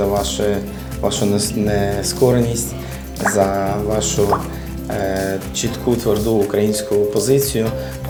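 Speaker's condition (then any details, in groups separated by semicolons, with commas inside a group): No condition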